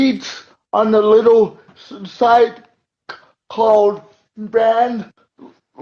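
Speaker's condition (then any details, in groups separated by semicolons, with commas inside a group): Cerebral palsy; uses wheelchair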